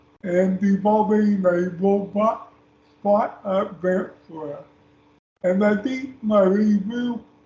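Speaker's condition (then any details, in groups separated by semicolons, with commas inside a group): Speech impairment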